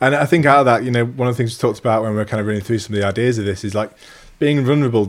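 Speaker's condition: No condition

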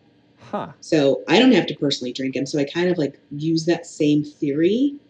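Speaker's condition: No condition

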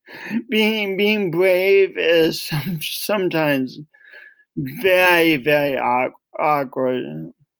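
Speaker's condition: Cerebral palsy; affects voice, speech impediment

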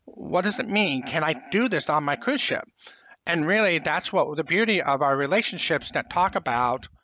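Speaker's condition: Profound hearing loss, congenital

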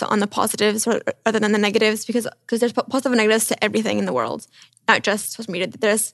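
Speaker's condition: Stutter; severe, onset at age 3 or 4, many years of speech therapy; improved, no longer blocking; long-standing difficulty expressing self verbally, hard to order pizza on the phone; repeated sounds

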